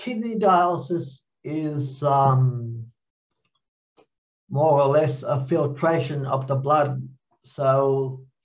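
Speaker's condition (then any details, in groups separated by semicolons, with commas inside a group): Cerebral palsy, mild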